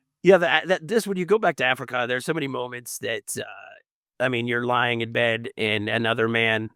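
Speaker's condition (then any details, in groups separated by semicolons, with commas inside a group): No condition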